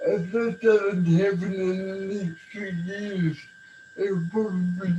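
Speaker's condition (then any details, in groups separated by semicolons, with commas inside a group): Cerebral palsy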